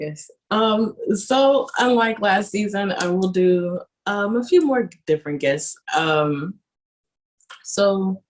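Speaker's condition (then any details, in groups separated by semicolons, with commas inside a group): No condition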